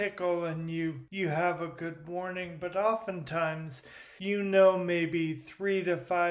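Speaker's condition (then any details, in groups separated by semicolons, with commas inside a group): Primary lateral sclerosis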